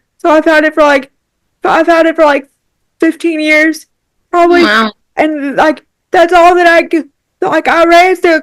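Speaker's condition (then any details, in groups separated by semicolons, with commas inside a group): Cerebral palsy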